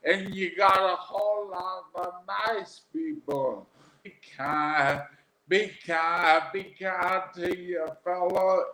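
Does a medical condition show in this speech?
Yes: aphasia after stroke; aphasia after three strokes, onset as young man, wheelchair user; about 13 years since stroke; talks a little different, listeners must work to understand.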